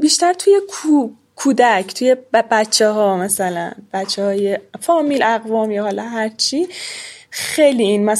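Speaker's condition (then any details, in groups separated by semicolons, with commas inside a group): Stuttering; stutter worsening with age and stress, much worse after thyroid cancer shock two years ago, treatment not fully curative; stutter worse than ever at recording; uses filler phrases and word substitution to avoid blocks, fluent in some situations, hard reading aloud; repeated sounds, prolonged sounds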